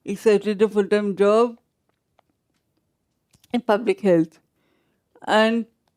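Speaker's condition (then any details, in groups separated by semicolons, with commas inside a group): Traumatic brain injury, severe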